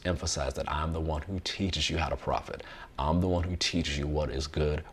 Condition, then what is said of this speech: None; typical speech.